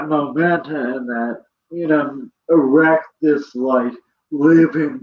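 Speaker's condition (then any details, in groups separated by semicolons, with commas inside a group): Cerebral palsy; present from birth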